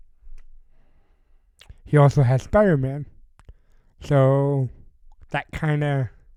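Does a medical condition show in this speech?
Yes: cerebral palsy.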